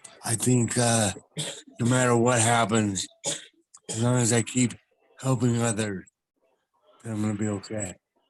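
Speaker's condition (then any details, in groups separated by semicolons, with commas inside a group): Traumatic brain injury; car crash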